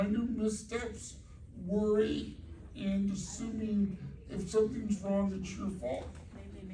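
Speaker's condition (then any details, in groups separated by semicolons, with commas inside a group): Cerebral palsy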